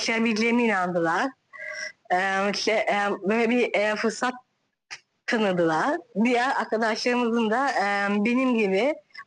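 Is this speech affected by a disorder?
Yes: Down syndrome; 33-year-old woman.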